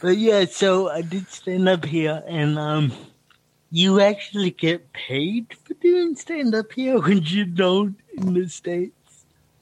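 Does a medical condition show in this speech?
Yes: cerebral palsy; noticeable speech impediment, consistent predictable speaking rate, says he is picking up host's stammer.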